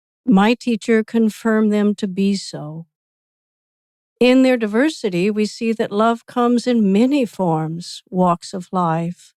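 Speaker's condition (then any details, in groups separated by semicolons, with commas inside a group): No condition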